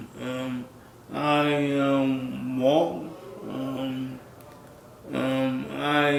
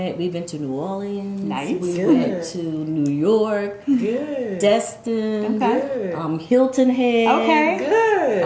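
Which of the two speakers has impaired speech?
The first: ALS; bulbar onset, first symptom raspy voice; still able to speak.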